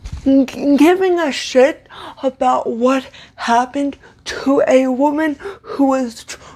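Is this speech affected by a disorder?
Yes: cerebral palsy, severe.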